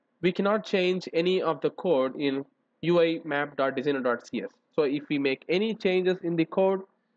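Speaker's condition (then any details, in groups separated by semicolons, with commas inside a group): No condition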